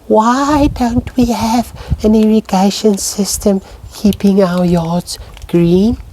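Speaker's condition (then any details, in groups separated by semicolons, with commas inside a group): No condition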